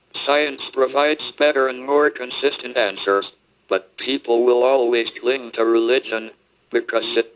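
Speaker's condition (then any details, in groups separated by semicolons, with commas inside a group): Motor neuron disease, speech-generating device; diagnosed during phd at cambridge university, progressive weakness, muscle wastage, walking difficulty; body hardly works at all, physical discomfort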